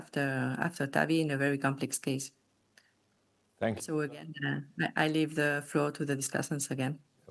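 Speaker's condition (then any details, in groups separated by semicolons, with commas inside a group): No condition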